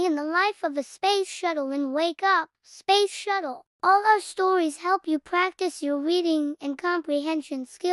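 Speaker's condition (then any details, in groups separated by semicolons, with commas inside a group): No condition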